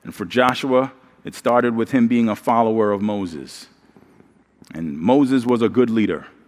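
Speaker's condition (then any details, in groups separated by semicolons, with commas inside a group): No condition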